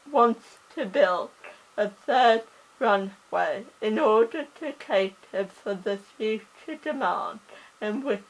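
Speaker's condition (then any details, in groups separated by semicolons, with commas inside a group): Cerebral palsy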